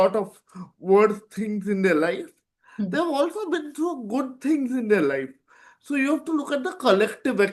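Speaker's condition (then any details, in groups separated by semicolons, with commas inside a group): Cerebral palsy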